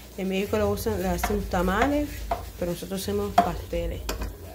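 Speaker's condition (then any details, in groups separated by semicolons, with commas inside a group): No condition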